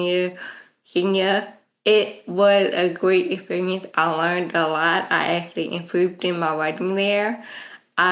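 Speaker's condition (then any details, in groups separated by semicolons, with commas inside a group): Cerebral palsy; present since birth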